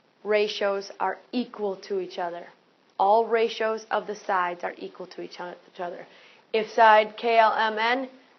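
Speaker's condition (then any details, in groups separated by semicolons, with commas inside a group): No condition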